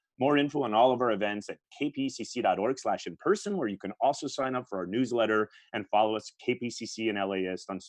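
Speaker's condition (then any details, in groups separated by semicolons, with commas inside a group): No condition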